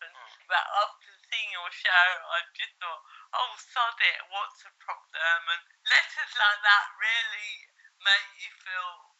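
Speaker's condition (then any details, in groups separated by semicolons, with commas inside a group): Cerebral palsy; cerebral palsy since childhood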